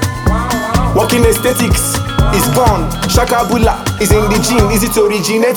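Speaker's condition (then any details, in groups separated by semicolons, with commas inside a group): No condition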